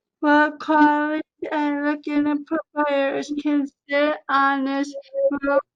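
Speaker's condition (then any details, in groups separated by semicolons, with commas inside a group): Cerebral palsy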